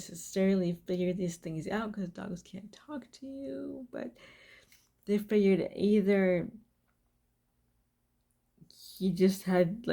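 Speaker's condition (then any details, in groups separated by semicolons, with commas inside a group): Cerebral palsy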